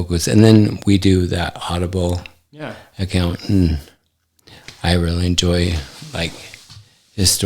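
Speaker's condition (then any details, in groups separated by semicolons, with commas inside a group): ALS; affects hand function; recently diagnosed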